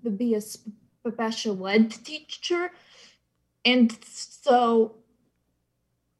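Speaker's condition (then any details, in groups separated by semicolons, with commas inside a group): Stutter after mini-stroke; stutter since age 20, likely COVID-related mini-stroke, stroke unconfirmed on imaging, neurodeficits; speech problems began days before recording, recently hospitalized, brain fog, speech therapy suggested; word-finding problems, trouble getting words out; prolonged sounds, blocks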